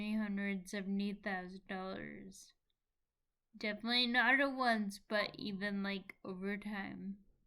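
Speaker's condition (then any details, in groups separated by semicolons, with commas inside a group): Friedreich's ataxia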